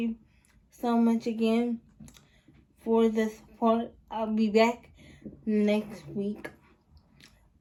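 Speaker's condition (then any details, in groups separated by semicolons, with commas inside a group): Cerebral palsy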